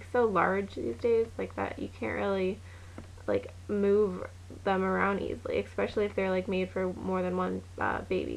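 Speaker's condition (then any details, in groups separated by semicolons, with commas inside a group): No condition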